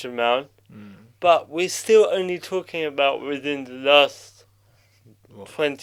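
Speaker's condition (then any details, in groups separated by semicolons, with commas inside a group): Cerebral palsy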